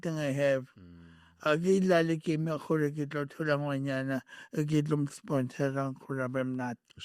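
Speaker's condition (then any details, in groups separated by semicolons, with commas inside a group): Cerebral palsy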